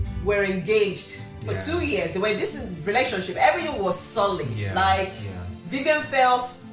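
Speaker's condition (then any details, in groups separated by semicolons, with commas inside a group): No condition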